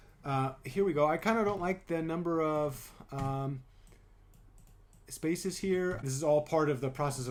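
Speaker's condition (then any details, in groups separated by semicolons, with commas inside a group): No condition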